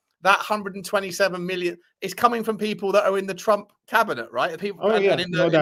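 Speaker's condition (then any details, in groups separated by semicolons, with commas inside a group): No condition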